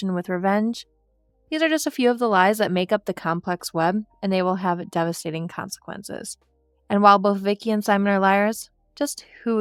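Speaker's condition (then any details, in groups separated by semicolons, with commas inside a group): No condition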